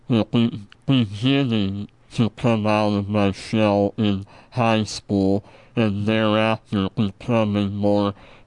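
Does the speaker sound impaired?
Yes: Treacher Collins syndrome; congenital genetic, no ears or ear canals, no eye sockets or cheekbones, jaw deformities, cleft palate.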